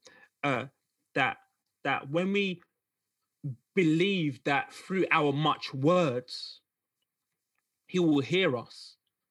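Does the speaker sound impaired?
Yes: stammer; struggles to get words out, other sounds before intended word, single words take longer; here repeated words, blocks.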